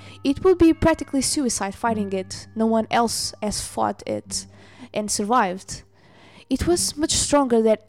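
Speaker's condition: No condition

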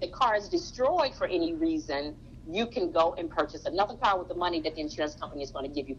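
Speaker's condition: No condition

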